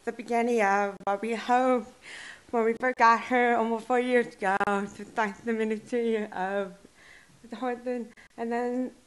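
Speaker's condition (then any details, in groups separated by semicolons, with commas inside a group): Deaf and hard of hearing; since childhood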